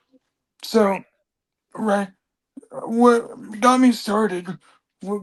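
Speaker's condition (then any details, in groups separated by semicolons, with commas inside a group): Cerebral palsy; from birth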